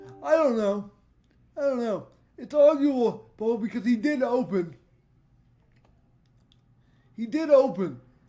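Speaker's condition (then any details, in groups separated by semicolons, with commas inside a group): Cerebral palsy; voice tone sometimes odd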